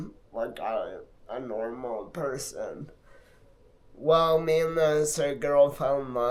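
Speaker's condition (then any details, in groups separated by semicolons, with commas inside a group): Multiple sclerosis; affects hands and left arm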